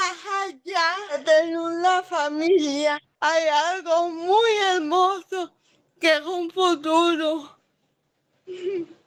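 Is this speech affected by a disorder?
Yes: cerebral palsy.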